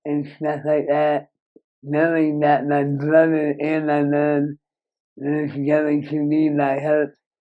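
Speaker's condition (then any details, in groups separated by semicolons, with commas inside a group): Moebius syndrome; congenital, severe nerve damage, cleft lip and palate, 35+ surgeries; no speech until age 4, speech therapy, excess saliva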